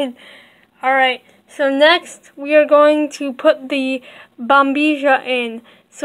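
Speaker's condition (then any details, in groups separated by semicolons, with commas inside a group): Cerebral palsy, mild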